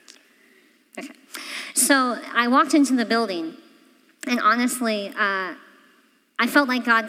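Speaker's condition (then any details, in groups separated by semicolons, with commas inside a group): Cleft palate; congenital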